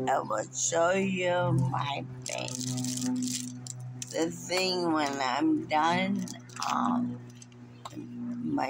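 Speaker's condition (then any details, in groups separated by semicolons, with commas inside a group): Friedreich's ataxia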